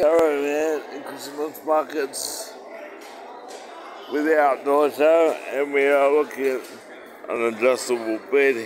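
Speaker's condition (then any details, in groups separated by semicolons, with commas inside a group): Cerebral palsy; uses wheelchair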